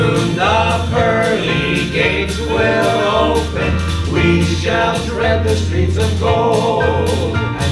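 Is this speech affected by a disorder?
No.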